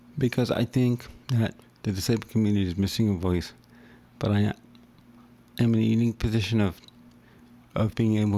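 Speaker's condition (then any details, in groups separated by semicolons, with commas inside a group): Cerebral palsy; wheelchair user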